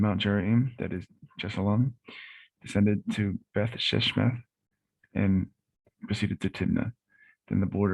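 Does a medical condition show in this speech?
No.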